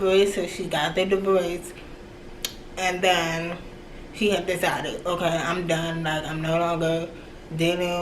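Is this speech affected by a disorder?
Yes: cerebral palsy.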